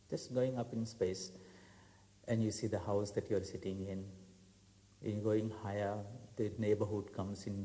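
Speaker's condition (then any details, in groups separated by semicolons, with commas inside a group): No condition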